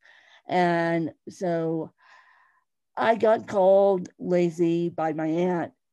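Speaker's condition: Cerebral palsy; Colorado

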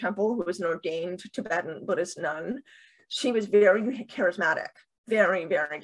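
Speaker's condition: Deafness with cochlear implants

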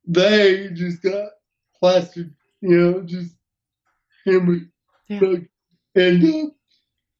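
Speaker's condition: Cerebral palsy; uses wheelchair, hearing intact

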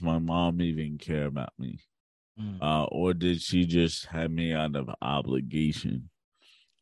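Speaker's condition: Cerebral palsy; since birth

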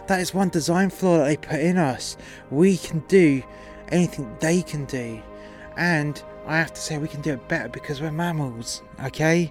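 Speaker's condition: No condition

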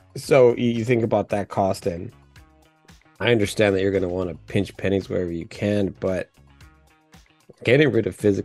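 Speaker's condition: No condition

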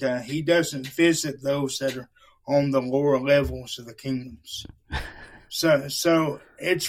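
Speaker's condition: Cerebral palsy; wheelchair user

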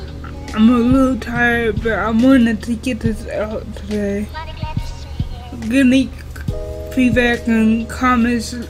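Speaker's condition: Cerebral palsy; wheelchair user

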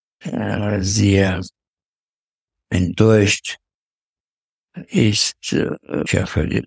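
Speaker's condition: Parkinson's disease; enormous forgetfulness; forgets words mid-sentence

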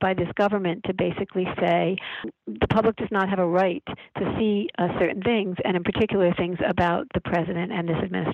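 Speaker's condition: No condition

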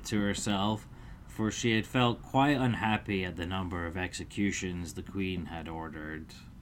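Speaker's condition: No condition

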